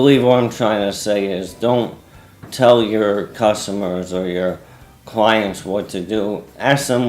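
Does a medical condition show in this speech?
Yes: ALS; arms too weak to use, young-adult onset.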